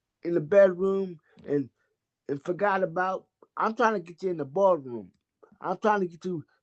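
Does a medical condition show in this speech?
Yes: cerebral palsy.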